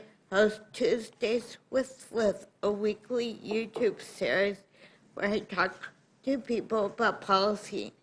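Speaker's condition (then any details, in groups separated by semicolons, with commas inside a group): Cerebral palsy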